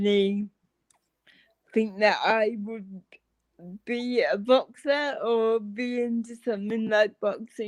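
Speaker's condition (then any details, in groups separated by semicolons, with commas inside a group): Cerebral palsy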